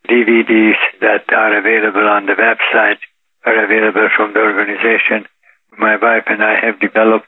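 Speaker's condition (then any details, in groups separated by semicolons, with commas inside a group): Parkinson's disease; practices 1 hour)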